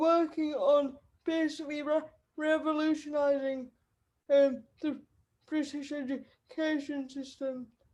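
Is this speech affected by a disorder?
Yes: cerebral palsy; wheelchair user.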